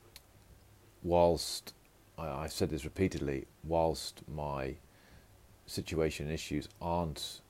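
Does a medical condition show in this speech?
No.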